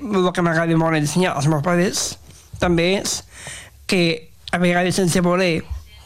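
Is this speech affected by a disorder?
Yes: Down syndrome; extra chromosome, present since early childhood; very talkative, expresses self in own way and own words, dislikes being corrected.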